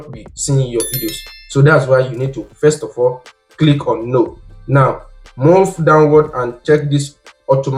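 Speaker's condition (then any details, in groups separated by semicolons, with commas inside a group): No condition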